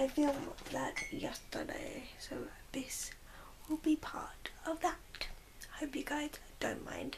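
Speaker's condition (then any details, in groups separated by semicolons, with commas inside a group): Cerebral palsy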